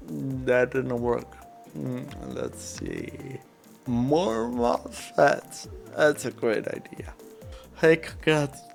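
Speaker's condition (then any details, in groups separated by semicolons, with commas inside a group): Cerebral palsy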